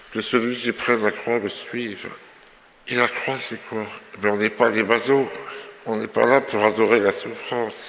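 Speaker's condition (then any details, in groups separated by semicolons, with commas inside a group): Myopathy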